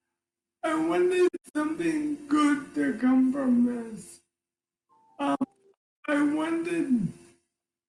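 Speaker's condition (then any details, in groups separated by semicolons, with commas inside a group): ALS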